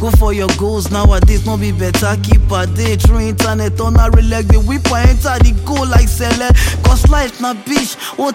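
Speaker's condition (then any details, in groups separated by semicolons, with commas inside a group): No condition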